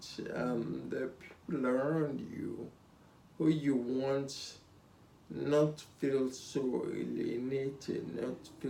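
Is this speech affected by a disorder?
Yes: spinocerebellar ataxia (sca7).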